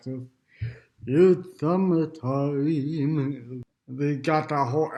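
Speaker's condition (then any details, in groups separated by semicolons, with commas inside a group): Cerebral palsy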